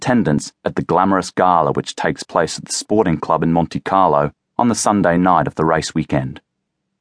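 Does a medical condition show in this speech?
No.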